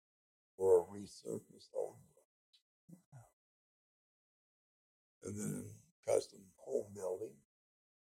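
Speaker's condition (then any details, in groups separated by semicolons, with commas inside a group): Speech impediment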